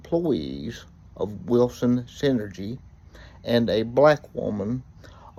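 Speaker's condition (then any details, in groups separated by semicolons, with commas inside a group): Cerebral palsy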